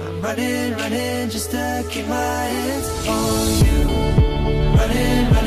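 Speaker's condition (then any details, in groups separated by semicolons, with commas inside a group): No condition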